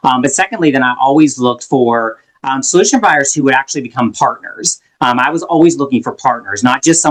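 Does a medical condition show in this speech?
No.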